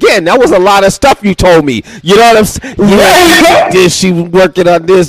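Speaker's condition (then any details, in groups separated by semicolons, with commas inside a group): No condition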